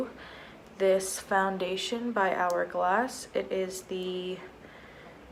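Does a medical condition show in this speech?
No.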